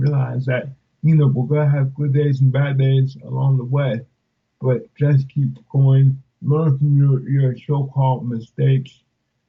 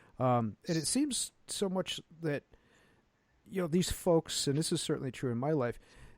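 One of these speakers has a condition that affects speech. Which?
The first: cerebral palsy; from birth, affects speech, arms, legs, limited hand use; frequent falls.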